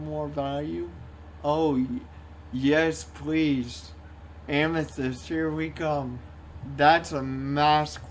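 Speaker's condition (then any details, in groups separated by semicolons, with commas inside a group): Cerebral palsy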